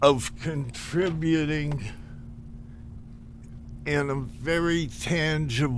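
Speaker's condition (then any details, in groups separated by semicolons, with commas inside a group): Parkinson's disease; Parkinson's disease diagnosed about 15 years ago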